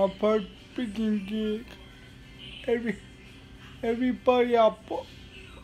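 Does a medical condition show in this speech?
Yes: cerebral palsy; speech hard to understand.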